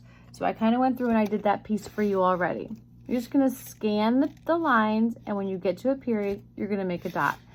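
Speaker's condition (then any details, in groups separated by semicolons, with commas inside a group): No condition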